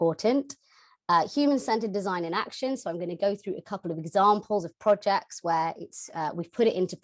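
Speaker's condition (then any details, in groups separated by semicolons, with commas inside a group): No condition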